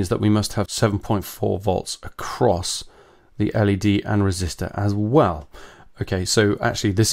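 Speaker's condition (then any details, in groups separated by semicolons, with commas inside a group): No condition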